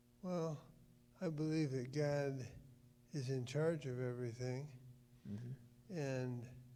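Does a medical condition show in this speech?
Yes: Parkinson's disease; about 18 years since onset.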